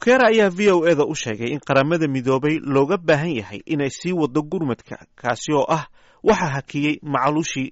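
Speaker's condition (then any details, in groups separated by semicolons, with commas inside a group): No condition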